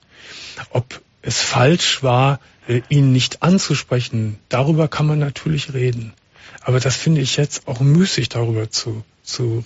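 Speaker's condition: No condition

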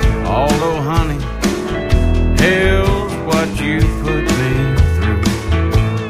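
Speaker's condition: No condition

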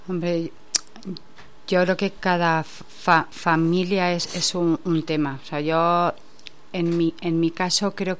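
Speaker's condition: Stuttering; repeated sounds

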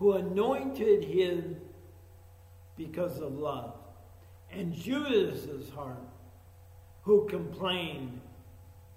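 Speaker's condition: ALS; frequent aspiration when eating

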